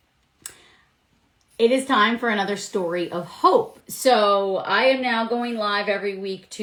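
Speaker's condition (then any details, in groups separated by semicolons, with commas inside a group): No condition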